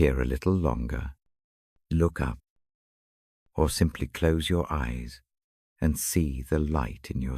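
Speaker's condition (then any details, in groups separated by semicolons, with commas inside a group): No condition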